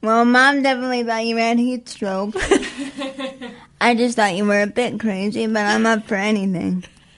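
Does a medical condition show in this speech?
Yes: spastic quadriplegic cerebral palsy, severe; lack of brain oxygen at birth, born 3 months premature, birth weight 1 pound 14 ounces, all muscles very tight; age 36, aging with spasticity difficult, has therapist team; tightness audible in voice, attributed to excitement, able to talk unlike many with severe CP.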